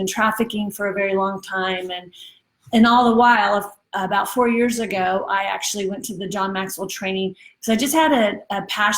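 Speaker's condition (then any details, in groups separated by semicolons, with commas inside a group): No condition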